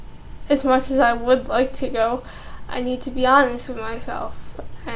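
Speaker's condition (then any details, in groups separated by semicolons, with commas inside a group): Cerebral palsy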